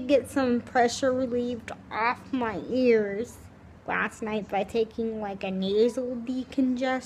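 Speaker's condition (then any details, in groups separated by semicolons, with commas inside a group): Cerebral palsy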